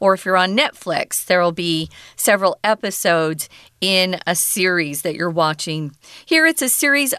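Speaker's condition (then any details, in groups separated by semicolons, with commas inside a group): No condition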